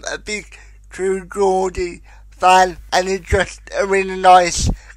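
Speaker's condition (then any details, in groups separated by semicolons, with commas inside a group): Cerebral palsy; most severe type, present since birth, uses electric wheelchair driven himself, expected non-verbal, began talking at age 6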